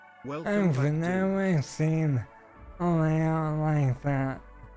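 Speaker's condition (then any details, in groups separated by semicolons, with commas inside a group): ALS; stem cell treatment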